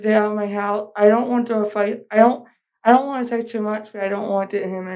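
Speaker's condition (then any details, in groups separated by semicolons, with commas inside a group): Cerebral palsy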